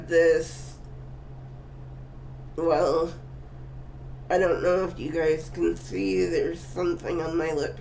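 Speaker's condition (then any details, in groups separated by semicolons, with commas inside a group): Cerebral palsy; first word not said quite right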